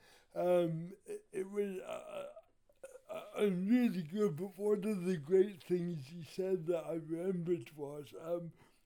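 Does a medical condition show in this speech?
Yes: cerebral palsy; wheelchair user.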